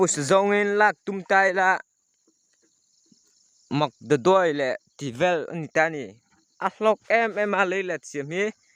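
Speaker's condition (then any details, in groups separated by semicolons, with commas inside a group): No condition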